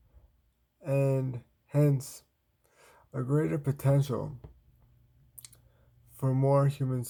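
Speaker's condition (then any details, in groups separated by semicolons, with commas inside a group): Cerebral palsy, spastic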